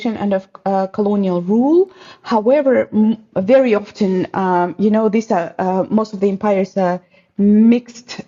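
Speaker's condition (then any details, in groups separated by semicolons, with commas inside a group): No condition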